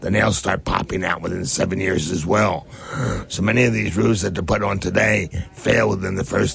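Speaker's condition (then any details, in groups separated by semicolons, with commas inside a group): Head and neck cancer; recent PET scan found no more cancer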